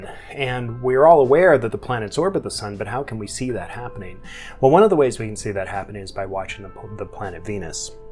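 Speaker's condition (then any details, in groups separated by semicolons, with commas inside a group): No condition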